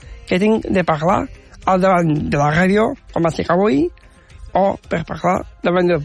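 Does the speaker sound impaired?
Yes: Down syndrome; speaks confidently on radio and in public, communicates ideas well, less nervous than many guests.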